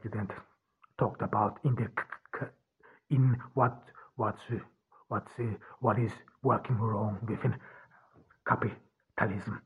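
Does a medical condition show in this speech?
Yes: stuttering; cause unknown, only one in family who stutters, german mother tongue, born in austria; possibly part of why hard to be listened to at university; here repeated sounds, repeated words, prolonged sounds, blocks.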